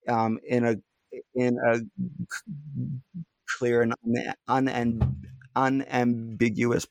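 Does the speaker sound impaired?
Yes: stuttering; not stuttering much currently; little stuttering currently; here repeated sounds.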